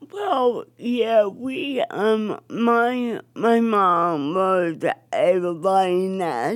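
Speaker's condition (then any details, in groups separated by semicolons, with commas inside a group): Cerebral palsy; affects speech, wheelchair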